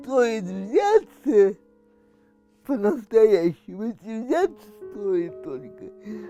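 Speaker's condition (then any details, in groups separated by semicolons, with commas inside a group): Cerebral palsy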